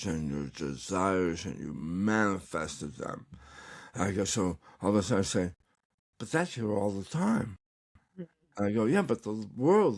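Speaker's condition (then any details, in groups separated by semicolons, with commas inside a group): Tongue cancer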